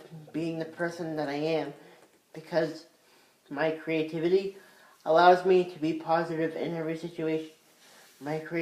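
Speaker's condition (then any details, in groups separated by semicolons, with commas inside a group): Cerebral palsy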